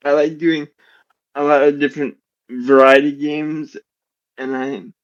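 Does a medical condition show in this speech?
Yes: generalized dystonia.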